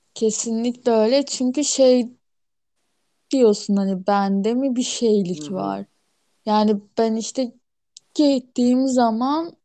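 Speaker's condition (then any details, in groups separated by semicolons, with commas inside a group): Stuttering; failed 10-15 day cure center in Turkey, tongue and jaw exercises, practiced speech modification; part-word and sound repetitions, frequent fillers e and hani; prolonged sounds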